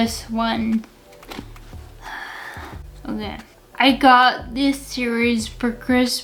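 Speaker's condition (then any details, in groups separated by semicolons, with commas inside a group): Friedreich's ataxia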